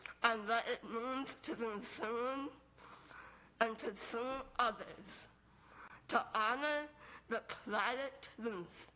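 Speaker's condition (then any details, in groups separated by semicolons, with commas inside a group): Moebius syndrome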